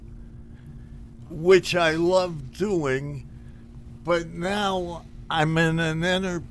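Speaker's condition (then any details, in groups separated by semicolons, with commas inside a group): Parkinson's disease; Parkinson's disease diagnosed about 15 years ago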